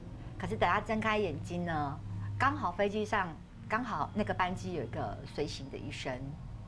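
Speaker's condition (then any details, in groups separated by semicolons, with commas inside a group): No condition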